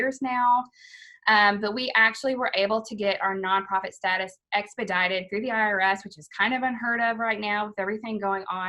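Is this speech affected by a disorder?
No.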